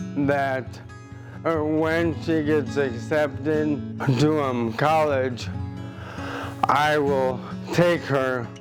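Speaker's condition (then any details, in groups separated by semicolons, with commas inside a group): ALS; affects arms, hands, neck, tongue, lips, cheeks, throat; in phase three stem cell trial; slurred, poor speech, expects to lose speech entirely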